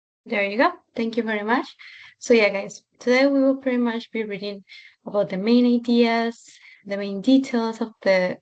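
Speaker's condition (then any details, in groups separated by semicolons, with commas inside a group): No condition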